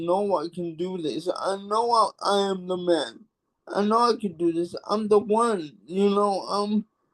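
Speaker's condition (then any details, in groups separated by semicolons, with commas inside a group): Cerebral palsy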